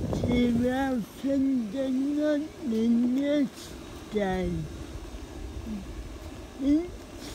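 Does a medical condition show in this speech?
Yes: cerebral palsy; spastic.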